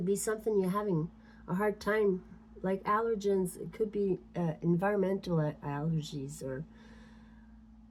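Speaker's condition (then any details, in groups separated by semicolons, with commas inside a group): No condition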